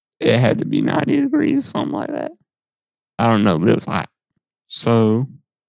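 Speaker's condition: Muscular dystrophy; lifelong

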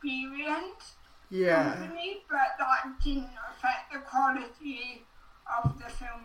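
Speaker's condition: Cerebral palsy

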